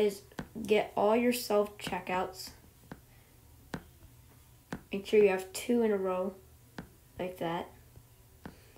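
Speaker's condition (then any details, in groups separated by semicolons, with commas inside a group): No condition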